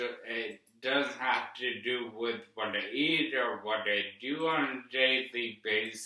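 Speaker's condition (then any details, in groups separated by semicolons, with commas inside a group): Brain injury; brainstem malformations, brain surgery at 32; age 38, 5 years post-surgery, facial numbness; affects how he talks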